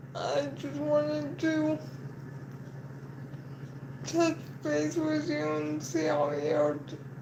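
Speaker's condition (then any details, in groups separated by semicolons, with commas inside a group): Cerebral palsy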